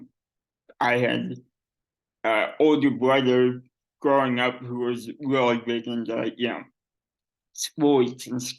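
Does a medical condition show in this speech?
Yes: cerebral palsy.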